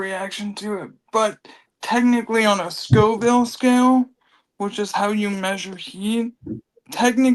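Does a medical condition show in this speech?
Yes: cerebral palsy; from birth.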